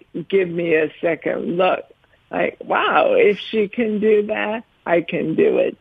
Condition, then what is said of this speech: ALS (motor neuron disease). And your message was even stronger than your voice.